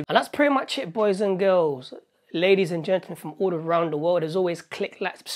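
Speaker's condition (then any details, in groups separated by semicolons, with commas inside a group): No condition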